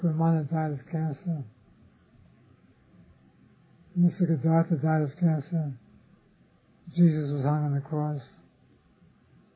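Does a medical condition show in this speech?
Yes: Parkinson's disease; others offer remedies.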